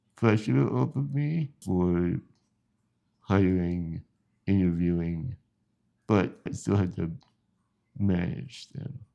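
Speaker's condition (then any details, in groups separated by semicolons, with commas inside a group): Spinal muscular atrophy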